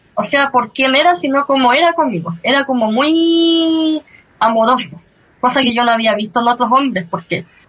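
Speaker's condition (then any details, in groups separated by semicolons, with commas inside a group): Cleft lip and palate; since early childhood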